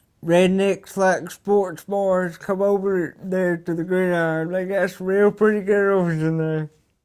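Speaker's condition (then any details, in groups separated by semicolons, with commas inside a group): Cerebral palsy; from birth, several leg operations, muscle tone affected; diagnosed at age 1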